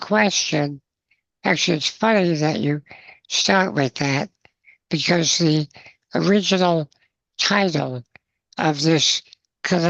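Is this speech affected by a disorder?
Yes: spinal muscular atrophy, congenital.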